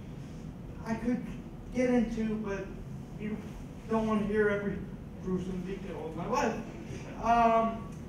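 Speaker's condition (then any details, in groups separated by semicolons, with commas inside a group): Cerebral palsy; scoliosis, spinal rebuild surgery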